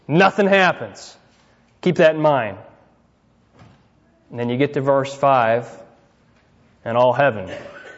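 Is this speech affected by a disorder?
No.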